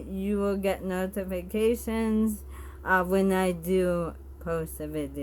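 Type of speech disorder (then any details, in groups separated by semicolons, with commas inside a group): Bulbar dysarthria; bulbar onset ALS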